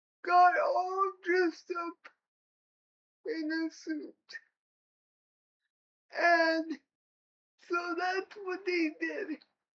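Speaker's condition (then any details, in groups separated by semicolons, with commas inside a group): Cerebral palsy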